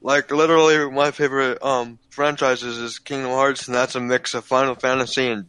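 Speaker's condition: Cerebral palsy, physical only

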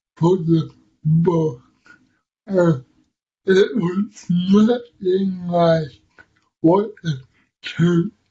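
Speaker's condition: Cerebral palsy; affects muscle movement

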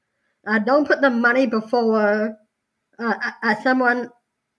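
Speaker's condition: Down syndrome

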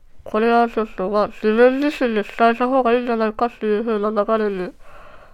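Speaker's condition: Treacher Collins syndrome, cleft palate

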